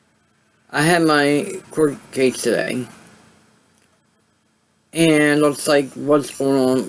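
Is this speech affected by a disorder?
Yes: cerebral palsy.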